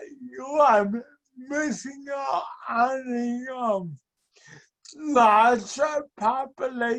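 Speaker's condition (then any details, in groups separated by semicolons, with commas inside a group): Speech and mobility impairment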